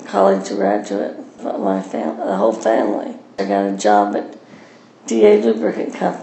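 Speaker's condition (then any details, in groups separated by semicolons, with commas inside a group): Parkinson's; diagnosed at age 44; lives at Williamsburg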